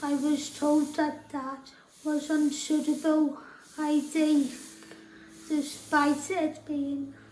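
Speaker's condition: Tracheostomy and ventilator dependent; paralysed from neck down

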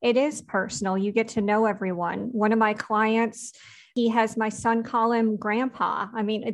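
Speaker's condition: Cleft palate; congenital cleft palate, surgeries from early childhood through adolescence, full cleft revisions, ear tubes in and out; speech, breathing and swallowing issues in childhood, speech therapy until about adolescence

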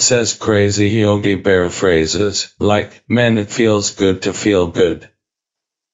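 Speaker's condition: ALS, speech-generating device; tracheostomy and ventilator

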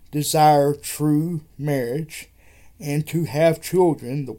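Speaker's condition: Cerebral palsy; wheelchair user

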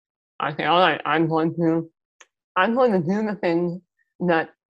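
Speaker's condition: Muscular dystrophy; power wheelchair user

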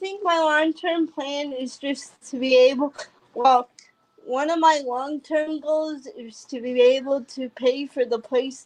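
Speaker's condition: Cerebral palsy; congenital

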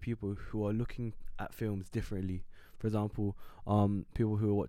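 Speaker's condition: No condition

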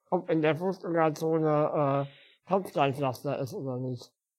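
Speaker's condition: Spinal muscular atrophy; physical disability

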